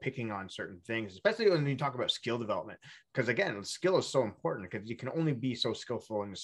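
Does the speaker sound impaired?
No.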